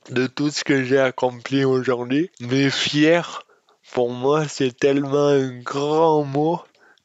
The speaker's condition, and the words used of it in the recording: Dystonia. Donc en fait, la lystonie, c'est euh, une maladie neurologique qui entraîne pour moi euh, un trouble musculaire et de l'éloquence.